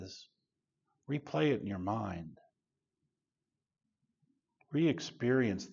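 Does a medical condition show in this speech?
No.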